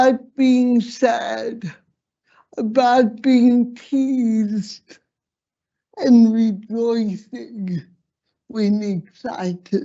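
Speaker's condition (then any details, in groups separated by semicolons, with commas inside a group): Slurred speech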